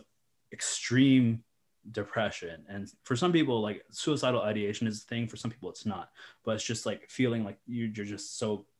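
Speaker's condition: No condition

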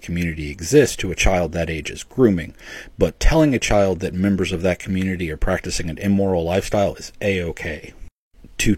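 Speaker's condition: No condition

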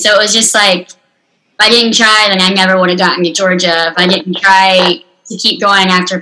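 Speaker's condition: Unilateral cleft lip and palate, severe

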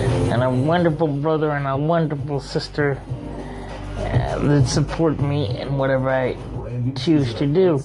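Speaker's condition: Cerebral palsy; legal blindness

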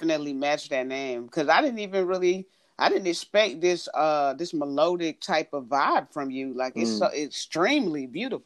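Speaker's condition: No condition

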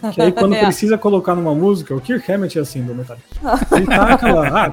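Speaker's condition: No condition

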